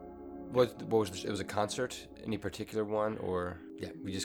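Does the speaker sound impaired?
No.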